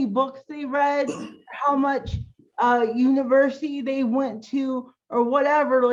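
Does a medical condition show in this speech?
Yes: cerebral palsy.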